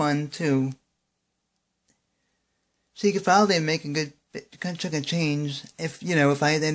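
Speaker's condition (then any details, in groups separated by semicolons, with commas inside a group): Cerebral palsy; speaks fast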